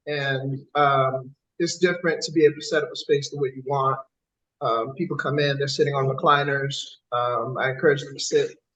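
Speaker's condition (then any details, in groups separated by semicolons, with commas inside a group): No condition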